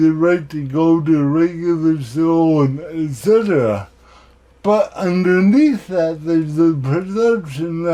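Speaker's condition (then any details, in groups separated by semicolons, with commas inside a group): Cerebral palsy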